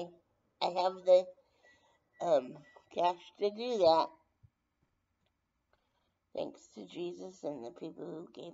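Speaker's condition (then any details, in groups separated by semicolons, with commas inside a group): Brain injury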